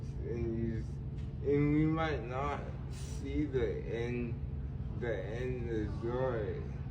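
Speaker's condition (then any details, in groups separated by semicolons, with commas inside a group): Cerebral palsy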